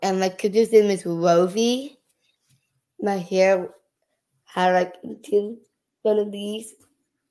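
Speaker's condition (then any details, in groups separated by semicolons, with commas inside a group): Down syndrome; prenatal diagnosis at 20-week ultrasound, chromosomal disorder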